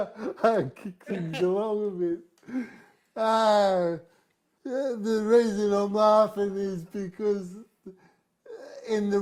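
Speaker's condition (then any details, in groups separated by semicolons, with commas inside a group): Cerebral palsy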